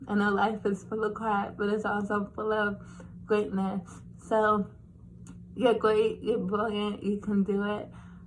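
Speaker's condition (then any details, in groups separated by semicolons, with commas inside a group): Cerebral palsy; since birth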